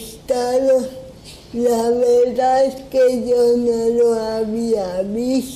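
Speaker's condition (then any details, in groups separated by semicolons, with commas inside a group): Cerebral palsy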